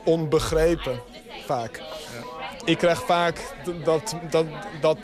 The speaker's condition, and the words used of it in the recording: Stuttering. Ik krijg vaak dat mensen toch mijn mijn eigen zinnen een beetje afmaken.